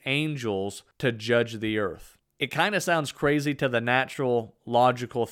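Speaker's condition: No condition

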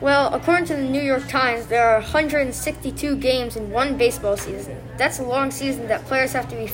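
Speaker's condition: No condition

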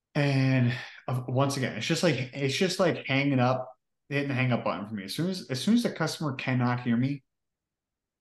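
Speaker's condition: No condition

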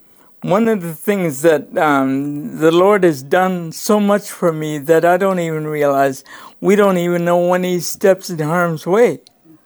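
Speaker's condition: Cerebral palsy; cerebral palsy present from birth

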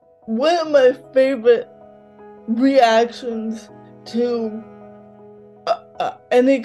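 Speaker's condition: Cerebral palsy, mild; mouth affected

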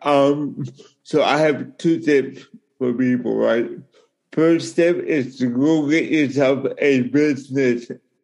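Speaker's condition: Cerebral palsy

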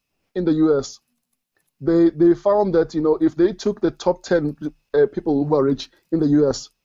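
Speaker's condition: Stutter; stutter since childhood, grew up with it, never outgrew it; bit of a stutter, audibly battles it while talking, milder than few years ago; severe in school, school speech took whole period, avoided speaking careers, disliked call-center job due to stammering; repeated sounds

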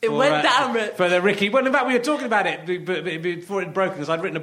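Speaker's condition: No condition

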